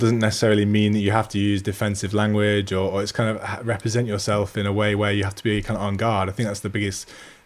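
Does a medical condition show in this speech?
No.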